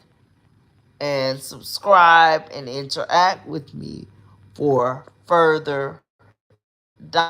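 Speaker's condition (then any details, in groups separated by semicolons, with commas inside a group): Cerebral palsy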